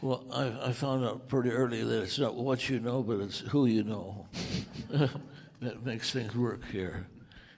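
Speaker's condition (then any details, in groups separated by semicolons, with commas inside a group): Parkinson's; over 14 years since onset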